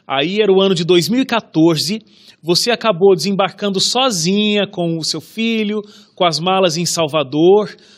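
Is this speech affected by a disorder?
No.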